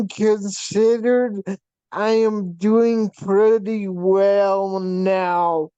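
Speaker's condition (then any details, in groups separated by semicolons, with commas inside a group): Vp shunt failure, brain pressure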